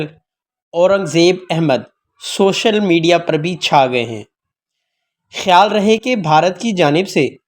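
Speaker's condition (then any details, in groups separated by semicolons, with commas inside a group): No condition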